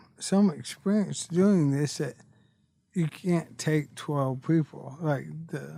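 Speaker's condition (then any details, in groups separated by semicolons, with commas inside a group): ALS; bulbar-upper onset, tongue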